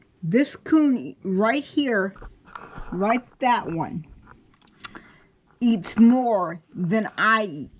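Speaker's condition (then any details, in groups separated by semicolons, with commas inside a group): Cerebral palsy; affects standing and balance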